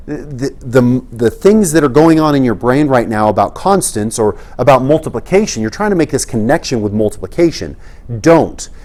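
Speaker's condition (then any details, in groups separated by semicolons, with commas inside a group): No condition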